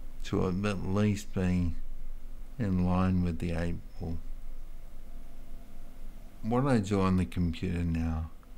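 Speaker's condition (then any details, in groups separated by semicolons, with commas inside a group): Multiple sclerosis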